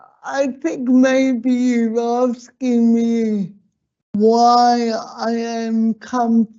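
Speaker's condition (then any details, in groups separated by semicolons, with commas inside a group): Slurred speech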